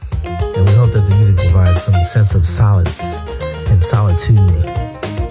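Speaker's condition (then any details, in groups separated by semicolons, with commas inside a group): No condition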